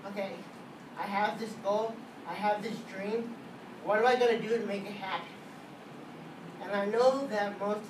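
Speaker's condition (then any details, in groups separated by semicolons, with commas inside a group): Cerebral palsy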